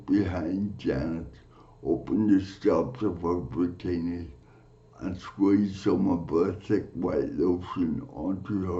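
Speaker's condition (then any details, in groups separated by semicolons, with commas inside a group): Cerebral palsy; from birth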